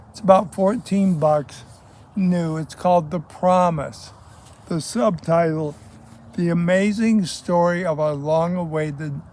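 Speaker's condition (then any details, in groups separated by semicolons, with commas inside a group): ALS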